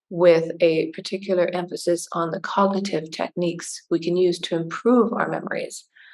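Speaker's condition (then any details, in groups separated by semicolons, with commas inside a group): No condition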